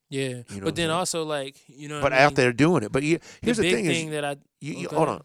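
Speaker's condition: No condition

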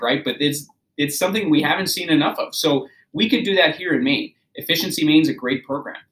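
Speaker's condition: No condition

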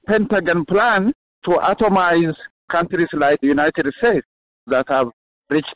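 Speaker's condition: No condition

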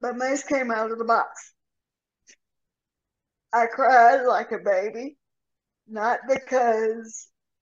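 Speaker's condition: Cerebral palsy; severe rotator cuff tear

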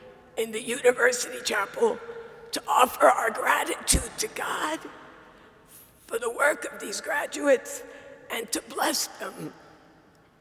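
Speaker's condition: Dysphonia; not painful

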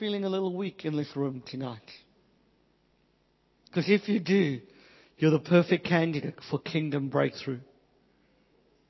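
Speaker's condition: Cleft palate, Pierre Robin syndrome

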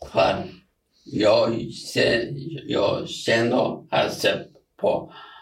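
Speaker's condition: Aphasia; about seven years since onset; working on getting speech back; thinks clearly, knows words in head but cannot get them out, fillers, repetitions, word-finding errors, short phrases

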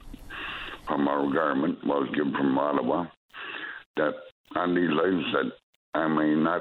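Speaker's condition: Stroke; slurred speech at times

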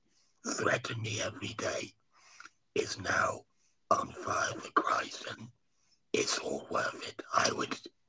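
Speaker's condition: Laryngectomy after cancer; cancer survivor

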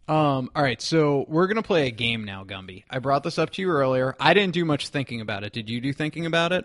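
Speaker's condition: No condition

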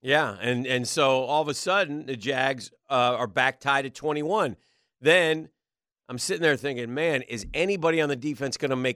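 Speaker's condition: No condition

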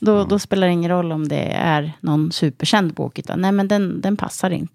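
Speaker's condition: No condition

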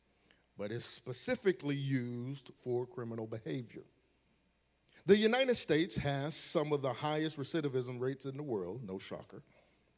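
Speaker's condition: No condition

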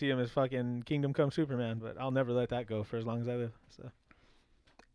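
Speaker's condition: No condition

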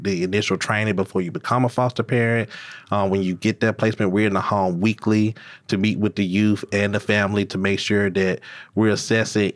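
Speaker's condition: No condition

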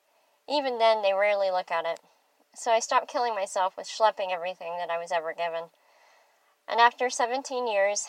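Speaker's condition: Bilateral cleft lip and palate; congenital; without partial air escapes to nasal passage, mushy unclear speech, could not roll r's, now improved

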